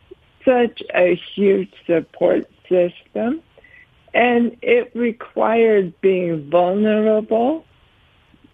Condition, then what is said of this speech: ALS (motor neuron disease). And your message was even stronger than your voice.